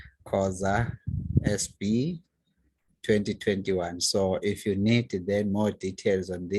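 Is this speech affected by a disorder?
No.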